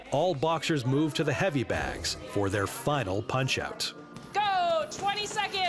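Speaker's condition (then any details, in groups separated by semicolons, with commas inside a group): No condition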